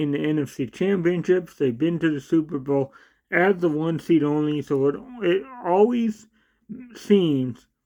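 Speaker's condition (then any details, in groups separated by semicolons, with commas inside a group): Cerebral palsy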